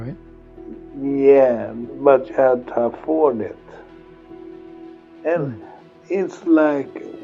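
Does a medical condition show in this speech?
Yes: multiple sclerosis; progressive form.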